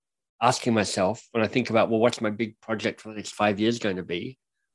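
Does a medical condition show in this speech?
Yes: cleft lip and palate; speech impediment.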